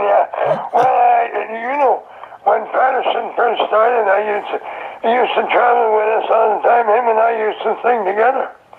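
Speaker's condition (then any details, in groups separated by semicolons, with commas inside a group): Throat cancer; survivor, radiation treatments; voice described as practically gone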